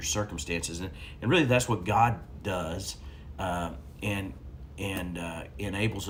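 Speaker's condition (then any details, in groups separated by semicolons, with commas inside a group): No condition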